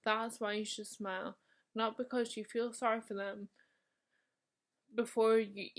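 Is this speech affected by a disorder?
Yes: motor neurone disease; onset in left hand.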